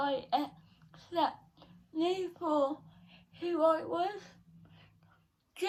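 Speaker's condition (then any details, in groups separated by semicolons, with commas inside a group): Cerebral palsy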